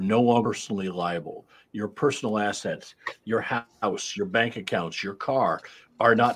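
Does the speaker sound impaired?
No.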